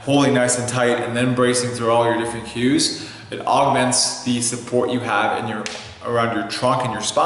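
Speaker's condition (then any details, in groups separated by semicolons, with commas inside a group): No condition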